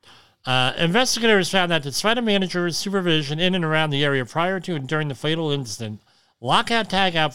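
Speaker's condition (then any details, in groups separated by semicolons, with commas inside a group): Cleft lip and palate; severe speech impediment while growing up, implied much improved now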